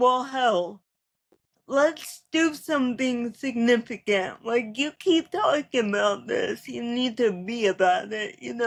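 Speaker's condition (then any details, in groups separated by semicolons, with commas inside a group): Cerebral palsy; spastic, ataxic features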